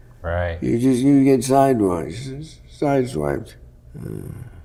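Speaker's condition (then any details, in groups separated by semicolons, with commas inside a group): Parkinson's; worsening, often debilitating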